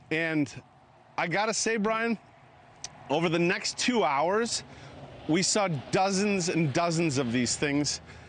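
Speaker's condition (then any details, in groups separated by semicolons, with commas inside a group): No condition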